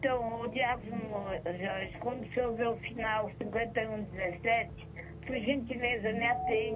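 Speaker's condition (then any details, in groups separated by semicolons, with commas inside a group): Facial droop after stroke; caused by stroke, mouth twisted; mouth not fully recovered, stroke sequelae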